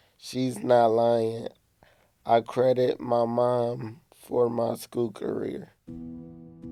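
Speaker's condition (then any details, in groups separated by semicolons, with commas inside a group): Cerebral palsy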